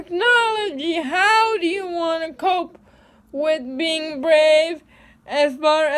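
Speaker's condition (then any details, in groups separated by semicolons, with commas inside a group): Cerebral palsy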